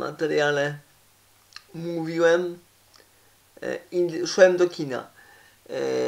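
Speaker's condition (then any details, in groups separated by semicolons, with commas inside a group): Cerebral palsy; uses wheelchair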